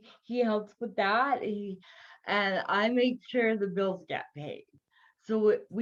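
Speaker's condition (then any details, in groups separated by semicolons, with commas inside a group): Cerebral palsy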